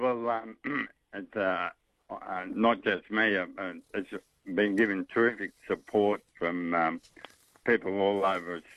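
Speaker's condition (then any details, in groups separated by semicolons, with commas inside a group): Motor neurone disease; diagnosed, no current treatment or cure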